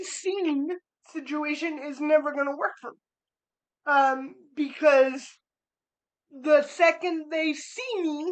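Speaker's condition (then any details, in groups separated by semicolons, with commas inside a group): Cerebral palsy; spastic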